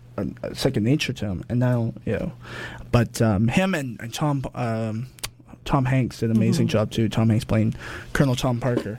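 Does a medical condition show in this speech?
No.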